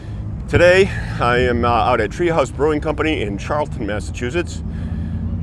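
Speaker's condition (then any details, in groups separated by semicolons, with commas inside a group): No condition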